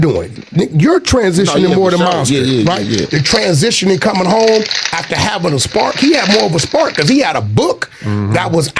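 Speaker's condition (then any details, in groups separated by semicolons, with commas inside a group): No condition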